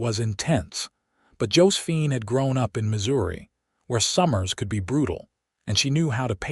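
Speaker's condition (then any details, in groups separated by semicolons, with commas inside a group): No condition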